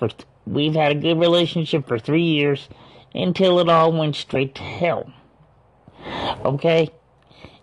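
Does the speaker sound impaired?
Yes: cerebral palsy; cerebral palsy from birth.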